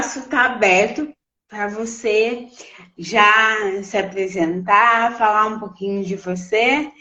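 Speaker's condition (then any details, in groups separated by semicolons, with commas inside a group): Cerebral palsy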